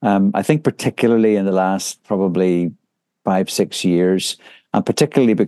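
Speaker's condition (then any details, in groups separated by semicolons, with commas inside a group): No condition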